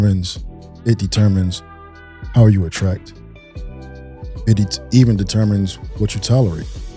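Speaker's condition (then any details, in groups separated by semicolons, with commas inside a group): No condition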